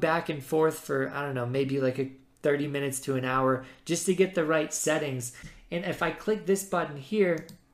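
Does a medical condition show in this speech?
No.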